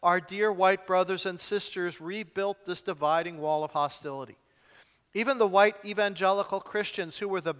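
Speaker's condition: No condition

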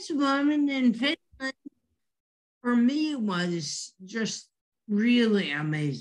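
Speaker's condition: Dysarthria after stroke; tracheotomy

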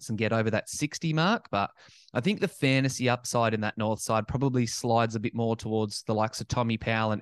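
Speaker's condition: No condition

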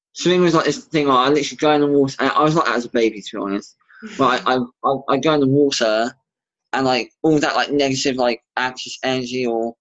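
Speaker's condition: Bilateral cleft lip and palate; congenital, severe

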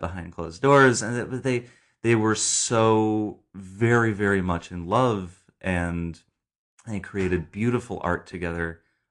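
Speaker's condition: No condition

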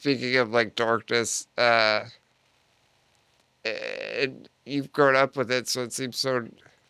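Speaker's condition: Duchenne muscular dystrophy; adult stem cell therapy in Panama about 4 years ago, first person with Duchenne treated so

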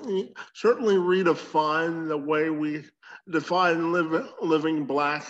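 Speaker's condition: Cerebral palsy; present from birth

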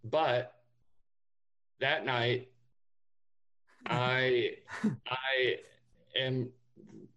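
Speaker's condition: Stutter; past speech therapy; not currently in speech therapy; stutters most on own name, noticeable right away to new people; repeated words, blocks

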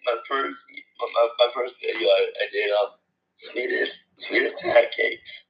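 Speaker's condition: Down syndrome; congenital, prenatal diagnosis at six months of pregnancy, heart surgery at 10 months old; sore throat and nasal congestion at recording, advised to take medicine

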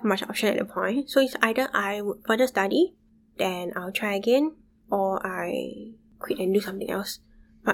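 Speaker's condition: Bilateral sensorineural hearing loss, sensorineural, bilateral; severe right, profound left; right worsened about 3 years ago

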